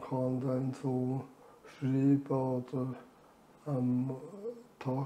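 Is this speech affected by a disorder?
Yes: amyotrophic lateral sclerosis.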